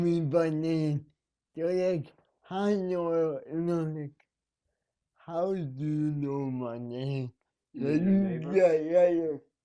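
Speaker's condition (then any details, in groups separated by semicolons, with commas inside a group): Cerebral palsy; needs help at night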